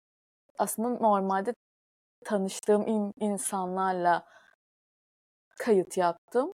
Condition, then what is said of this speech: Stuttering. Çünkü böyle hani bu normal bir kekemelik değil yani şu anki de böyleyim.